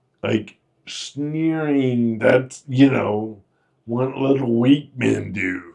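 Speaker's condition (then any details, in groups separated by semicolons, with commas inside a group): Friedreich's ataxia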